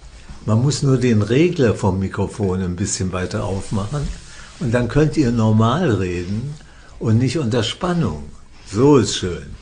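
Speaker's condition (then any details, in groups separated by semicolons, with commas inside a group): Parkinson's disease; symptoms barely noticeable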